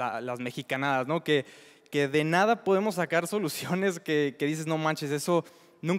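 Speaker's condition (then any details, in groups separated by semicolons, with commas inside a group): No condition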